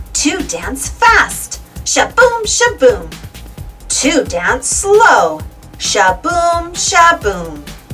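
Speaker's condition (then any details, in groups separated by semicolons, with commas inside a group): No condition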